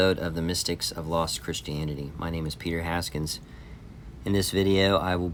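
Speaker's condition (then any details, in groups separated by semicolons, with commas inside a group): No condition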